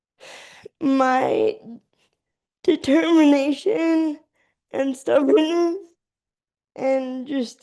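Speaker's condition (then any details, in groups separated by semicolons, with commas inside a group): Cerebral palsy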